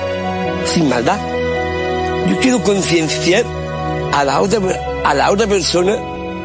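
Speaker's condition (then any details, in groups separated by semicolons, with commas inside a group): Down syndrome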